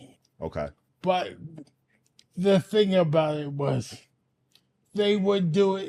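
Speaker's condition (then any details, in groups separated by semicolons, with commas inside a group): Anoxic brain injury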